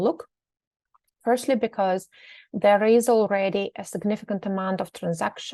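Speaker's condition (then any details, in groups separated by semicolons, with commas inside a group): No condition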